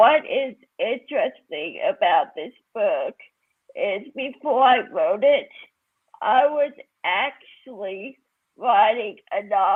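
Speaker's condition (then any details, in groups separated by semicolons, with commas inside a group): Cerebral palsy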